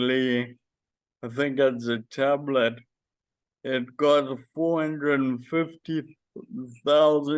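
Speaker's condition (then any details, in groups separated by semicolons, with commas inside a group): Friedreich's ataxia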